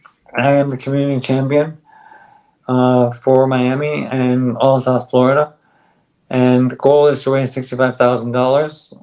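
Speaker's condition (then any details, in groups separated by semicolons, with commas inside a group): ALS; on drug, stronger bite, speaks better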